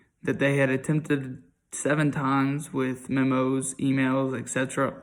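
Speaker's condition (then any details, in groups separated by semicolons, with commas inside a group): No condition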